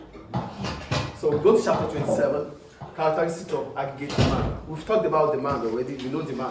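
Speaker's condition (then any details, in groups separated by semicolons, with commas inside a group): No condition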